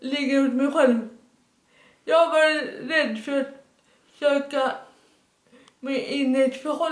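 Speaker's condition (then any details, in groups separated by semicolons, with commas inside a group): Dyskinetic cerebral palsy; dyskinetic form, severe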